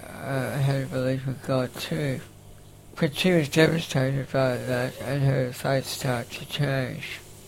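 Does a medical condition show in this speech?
Yes: facioscapulohumeral muscular dystrophy, facioscapulohumeral (FSHD).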